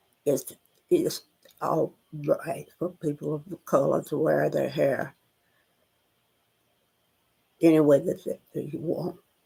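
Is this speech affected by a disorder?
Yes: spinal neurosarcoidosis.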